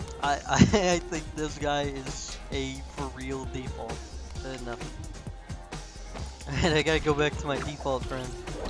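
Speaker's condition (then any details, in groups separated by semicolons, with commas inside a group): No condition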